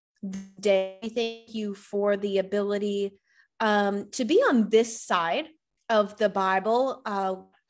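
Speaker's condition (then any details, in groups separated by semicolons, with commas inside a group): No condition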